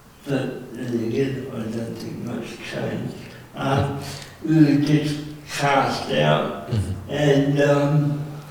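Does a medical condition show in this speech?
Yes: cerebral palsy; present since birth.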